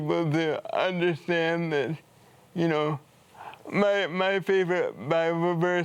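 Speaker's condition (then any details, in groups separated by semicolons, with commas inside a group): Cerebral palsy; from birth, premature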